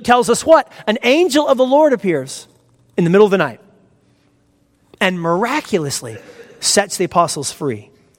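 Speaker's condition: No condition

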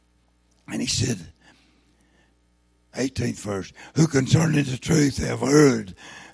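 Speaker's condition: Throat cancer, lost vocal cord

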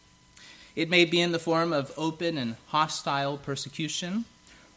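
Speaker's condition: No condition

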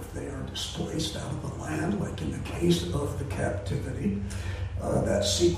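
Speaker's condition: Voice disorder; not contagious

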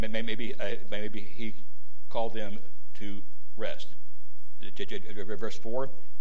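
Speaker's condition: Stuttering; throat may get scratchy during talk, Halls lozenges at hand; repeated sounds, repeated words

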